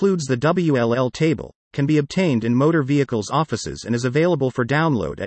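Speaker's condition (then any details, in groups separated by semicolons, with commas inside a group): No condition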